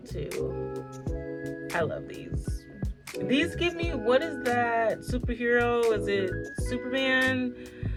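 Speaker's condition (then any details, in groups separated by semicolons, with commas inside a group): No condition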